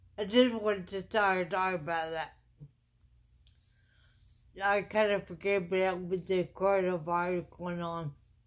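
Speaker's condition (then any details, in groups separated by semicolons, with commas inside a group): Traumatic brain injury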